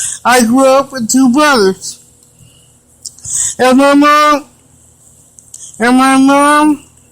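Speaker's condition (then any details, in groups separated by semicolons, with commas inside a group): Cerebral palsy; limited use of the hands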